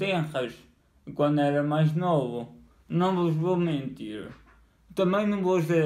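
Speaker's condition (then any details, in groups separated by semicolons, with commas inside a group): Cerebral palsy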